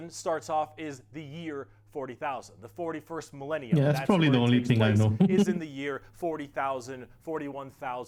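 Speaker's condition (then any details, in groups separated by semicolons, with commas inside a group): No condition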